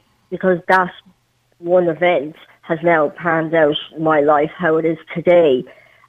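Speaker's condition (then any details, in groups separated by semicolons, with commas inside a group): Cleft palate; congenital, prosthetic limb since 12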